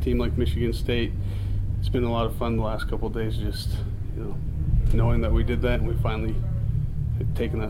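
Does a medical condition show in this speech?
No.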